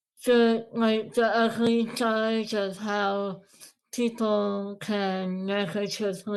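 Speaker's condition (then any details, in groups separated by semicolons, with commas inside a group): Moebius syndrome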